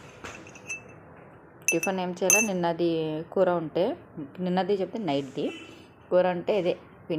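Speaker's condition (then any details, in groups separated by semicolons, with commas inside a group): No condition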